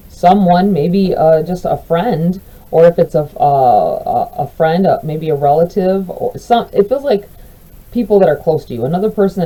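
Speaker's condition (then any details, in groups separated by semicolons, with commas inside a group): No condition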